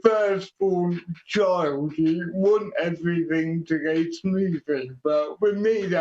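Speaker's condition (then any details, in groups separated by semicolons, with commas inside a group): Quadriplegic cerebral palsy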